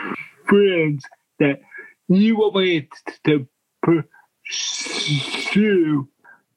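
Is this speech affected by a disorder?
Yes: cerebral palsy; wheelchair user.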